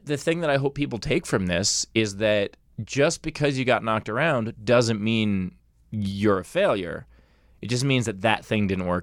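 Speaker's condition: No condition

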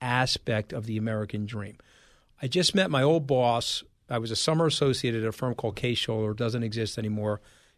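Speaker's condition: No condition

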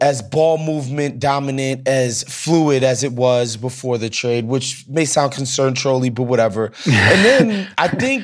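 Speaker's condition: No condition

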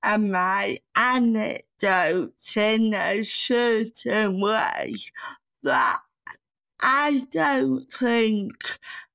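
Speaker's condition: Cerebral palsy; first walked at four years old

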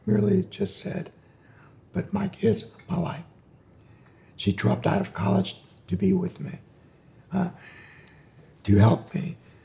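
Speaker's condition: Vocal cord damage; gunshot to head, Austin mini-mart shooting, traumatic brain injury, right side and arm weak, limp; one vocal cord paralyzed, other works very little; bullet went through speech area, no speech two months, speech and language returned

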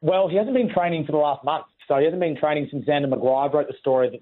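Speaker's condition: No condition

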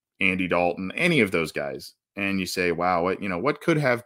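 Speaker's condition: No condition

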